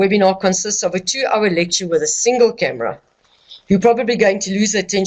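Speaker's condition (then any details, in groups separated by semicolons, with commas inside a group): No condition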